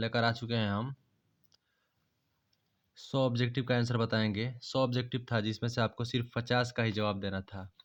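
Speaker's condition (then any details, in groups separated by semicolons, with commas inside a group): No condition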